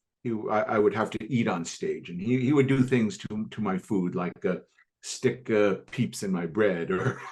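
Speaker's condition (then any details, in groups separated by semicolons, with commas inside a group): No condition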